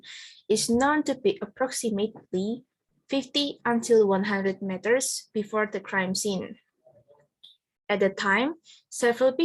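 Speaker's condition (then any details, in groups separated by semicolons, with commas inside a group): No condition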